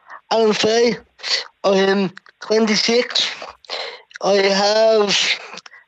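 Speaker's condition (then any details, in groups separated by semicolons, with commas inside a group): Cerebral palsy; secondary scoliosis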